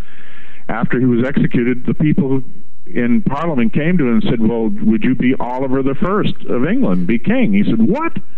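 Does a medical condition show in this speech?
No.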